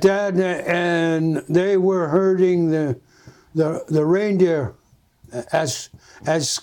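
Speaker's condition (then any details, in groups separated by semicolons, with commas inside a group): Stuttering; stuttering since childhood, grandparents Ned Nusanginya and Faye took time with it; repeated words, prolonged sounds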